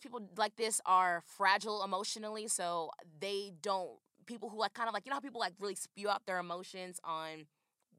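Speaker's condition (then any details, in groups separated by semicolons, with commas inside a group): No condition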